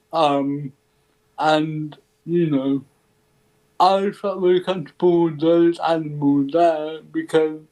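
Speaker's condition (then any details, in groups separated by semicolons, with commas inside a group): Cerebral palsy; ataxic type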